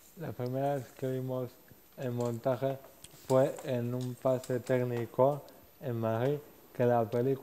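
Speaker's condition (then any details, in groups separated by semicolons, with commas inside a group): Cerebral palsy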